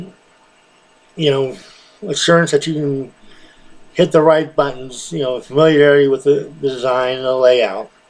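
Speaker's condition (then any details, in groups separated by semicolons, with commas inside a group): No condition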